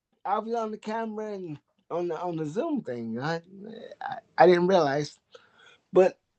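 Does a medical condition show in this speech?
Yes: cerebral palsy.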